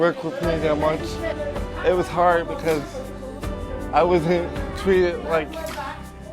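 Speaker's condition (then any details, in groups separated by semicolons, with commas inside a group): Cerebral palsy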